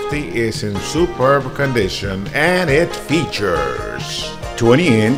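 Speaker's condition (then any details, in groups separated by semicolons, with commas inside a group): No condition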